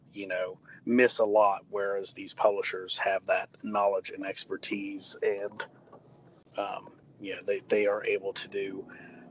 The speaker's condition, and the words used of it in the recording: No condition.